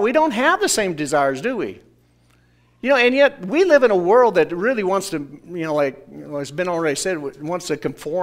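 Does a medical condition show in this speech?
No.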